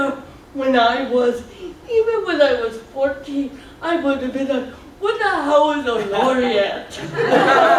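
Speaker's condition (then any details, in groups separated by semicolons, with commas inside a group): Cerebral palsy; brain damage around birth, affects walking and speech, wears braces; body movement difficult; speech slightly off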